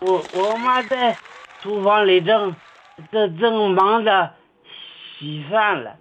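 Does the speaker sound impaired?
Yes: cerebellar atrophy; onset at age fifteen, possibly from brain trauma, now age 44, physically disabled; cannot care for self, relies on 76-year-old mother for eating, toileting, haircuts, worse than before; speech sounds different from ordinary people, self-described speech impairment, host hears it.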